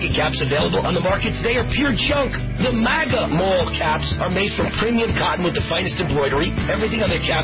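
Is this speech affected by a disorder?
No.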